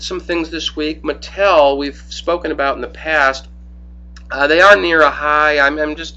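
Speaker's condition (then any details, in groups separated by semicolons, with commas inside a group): No condition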